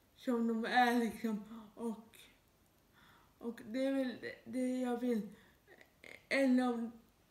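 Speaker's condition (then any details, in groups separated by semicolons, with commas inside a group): Dyskinetic cerebral palsy; dyskinetic form, severe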